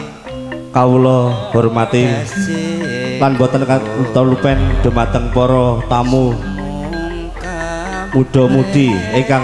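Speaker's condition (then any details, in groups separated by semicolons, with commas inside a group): No condition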